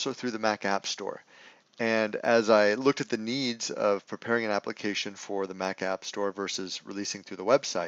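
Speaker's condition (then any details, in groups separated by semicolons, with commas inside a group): No condition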